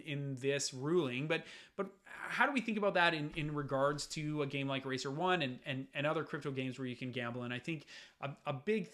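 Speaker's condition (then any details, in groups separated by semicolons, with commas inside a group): No condition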